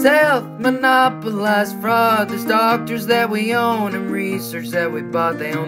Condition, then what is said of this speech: No condition.